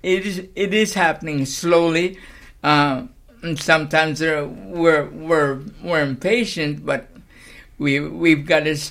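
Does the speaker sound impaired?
Yes: cerebral palsy.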